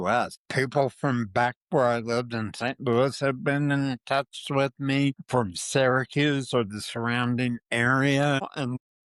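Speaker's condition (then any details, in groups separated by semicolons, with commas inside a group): Parkinson's disease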